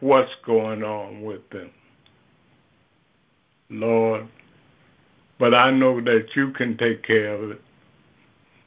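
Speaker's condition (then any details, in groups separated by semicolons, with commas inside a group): Stroke; some speech lost after first stroke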